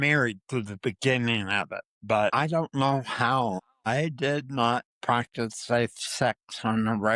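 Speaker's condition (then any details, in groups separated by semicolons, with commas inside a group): Parkinson's disease; diagnosed 1 to 1.5 years ago, physical therapy, walking again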